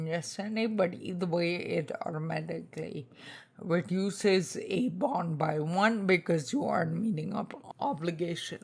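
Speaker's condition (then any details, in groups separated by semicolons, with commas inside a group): Spinocerebellar ataxia type 2, SCA2; tongue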